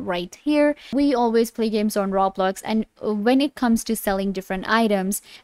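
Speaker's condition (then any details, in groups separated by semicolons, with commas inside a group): No condition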